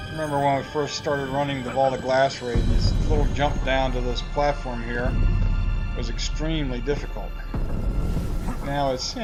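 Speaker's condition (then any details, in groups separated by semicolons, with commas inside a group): No condition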